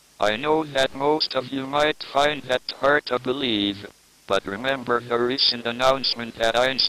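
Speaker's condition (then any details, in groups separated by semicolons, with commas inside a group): MND, speech-generating device; wheelchair, tracheostomy, laryngectomy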